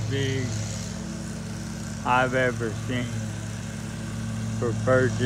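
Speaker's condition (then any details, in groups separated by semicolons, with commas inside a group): ALS; voice noticeably changed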